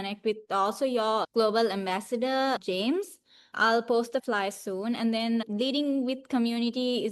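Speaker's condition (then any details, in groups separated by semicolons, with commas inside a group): No condition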